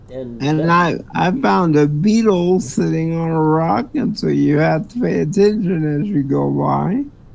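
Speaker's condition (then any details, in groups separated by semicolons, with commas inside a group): Cerebral palsy; speech sounds drunk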